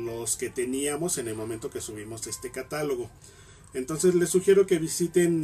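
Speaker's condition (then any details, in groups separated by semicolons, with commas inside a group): No condition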